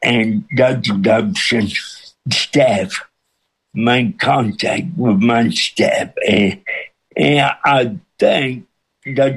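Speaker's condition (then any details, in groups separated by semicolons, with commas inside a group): Cerebral palsy with speech impediment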